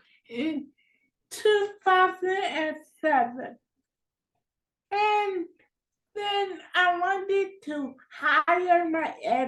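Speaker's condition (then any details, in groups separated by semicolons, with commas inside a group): Cerebral palsy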